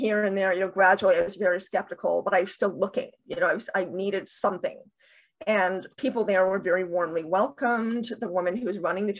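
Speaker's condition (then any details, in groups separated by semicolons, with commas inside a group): Deafness with cochlear implants, bilateral cochlear implants; would be unable to communicate without implants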